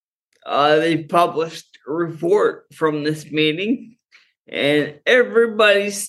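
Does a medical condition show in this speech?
Yes: Friedreich's ataxia; progressive, managed with cannabis for neuropathic pain, muscle relaxing, sleep; ataxia worse when not well-rested.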